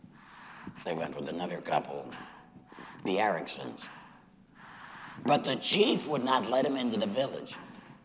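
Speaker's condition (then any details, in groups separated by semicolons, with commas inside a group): Laryngectomy after throat cancer; recurred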